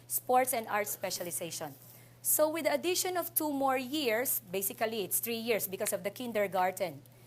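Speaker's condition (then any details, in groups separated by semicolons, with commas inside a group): No condition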